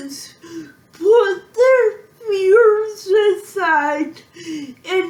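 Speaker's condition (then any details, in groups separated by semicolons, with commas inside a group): Physical speech impairment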